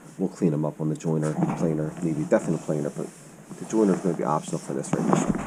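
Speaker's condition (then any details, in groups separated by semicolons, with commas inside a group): No condition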